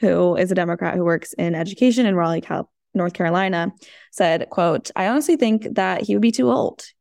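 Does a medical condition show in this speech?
No.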